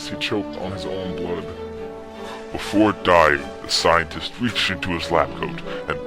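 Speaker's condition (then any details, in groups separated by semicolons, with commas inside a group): No condition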